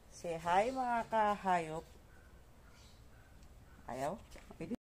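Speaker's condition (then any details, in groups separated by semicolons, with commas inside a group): No condition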